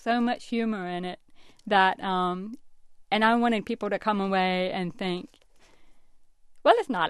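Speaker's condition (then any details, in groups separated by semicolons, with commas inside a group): Deafness; hearing impaired since childhood, wore Phonic Ear hearing aid with teacher's microphone, lip reader; wears hearing aids, lip reads, voices garbled when not looking at speaker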